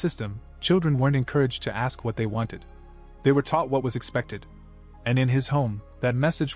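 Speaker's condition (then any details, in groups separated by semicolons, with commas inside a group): No condition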